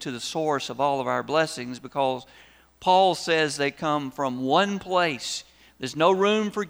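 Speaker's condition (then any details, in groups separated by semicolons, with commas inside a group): No condition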